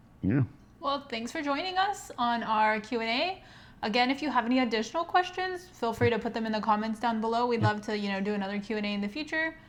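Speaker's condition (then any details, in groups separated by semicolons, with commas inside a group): No condition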